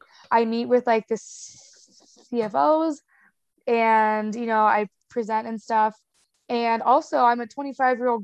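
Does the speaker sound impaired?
Yes: stutter; past speech therapy, used fluency strategies, phone listener once thought the line was cutting out; stutters openly all the time, uses strategies less than before; stutters through words, speech improves with drinking; here prolonged sounds, blocks.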